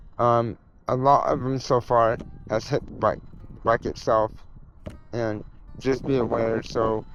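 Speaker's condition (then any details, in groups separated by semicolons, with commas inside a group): Cerebral palsy; tends to mess up words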